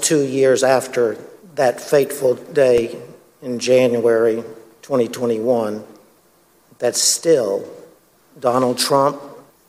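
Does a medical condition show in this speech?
No.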